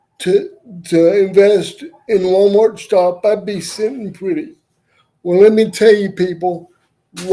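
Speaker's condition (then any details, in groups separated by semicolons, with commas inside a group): Cerebral palsy; uses wheelchair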